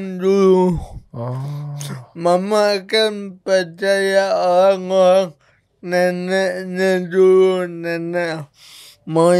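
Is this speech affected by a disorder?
Yes: cerebral palsy.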